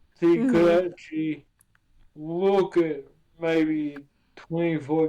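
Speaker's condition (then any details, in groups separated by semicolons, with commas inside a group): Cerebral palsy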